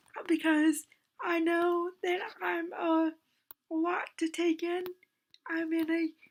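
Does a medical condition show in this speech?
Yes: cerebral palsy, spastic, mild.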